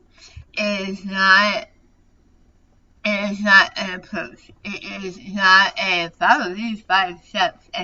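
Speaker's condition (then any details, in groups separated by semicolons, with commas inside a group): Tongue cancer surgery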